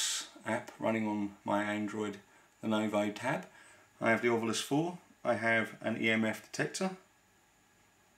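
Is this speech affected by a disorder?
No.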